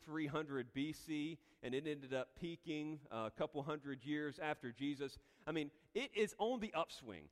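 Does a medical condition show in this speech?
No.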